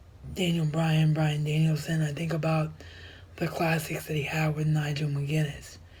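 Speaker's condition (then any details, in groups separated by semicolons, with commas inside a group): Cerebral palsy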